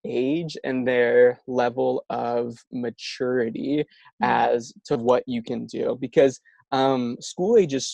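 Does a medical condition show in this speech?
Yes: stuttering; most trouble at start of sentences; demonstrates slowed speech, cancellations and brief light stuttering while explaining techniques; most trouble at sentence onset, light bounces keep stutters brief and fast; here prolonged sounds.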